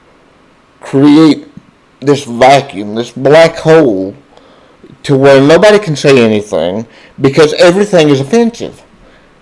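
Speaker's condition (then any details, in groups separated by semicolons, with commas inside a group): Cerebral palsy, spastic diplegia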